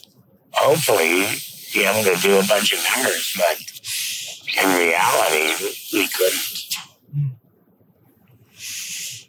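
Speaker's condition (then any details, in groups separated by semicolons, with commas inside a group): Laryngectomy; no vocal cords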